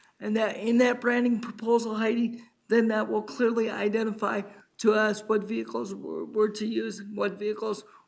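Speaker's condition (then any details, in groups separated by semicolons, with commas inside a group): Cerebral palsy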